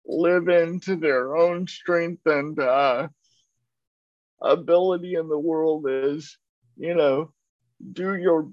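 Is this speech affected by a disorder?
Yes: cerebral palsy; uses a wheelchair.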